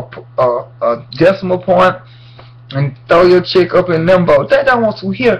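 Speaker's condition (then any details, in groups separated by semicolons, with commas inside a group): No condition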